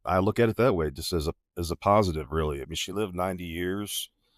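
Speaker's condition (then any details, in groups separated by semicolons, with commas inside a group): No condition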